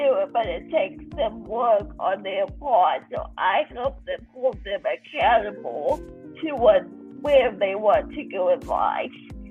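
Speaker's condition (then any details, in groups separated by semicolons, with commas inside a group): Cerebral palsy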